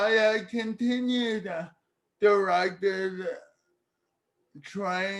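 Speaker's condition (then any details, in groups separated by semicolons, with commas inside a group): Cerebral palsy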